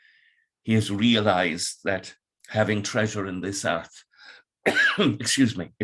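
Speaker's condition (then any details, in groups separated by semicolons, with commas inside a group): No condition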